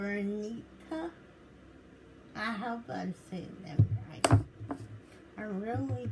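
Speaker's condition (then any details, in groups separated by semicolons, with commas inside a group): Cerebral palsy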